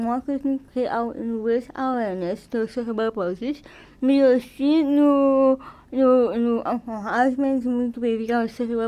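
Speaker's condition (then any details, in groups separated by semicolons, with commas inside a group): Cerebral palsy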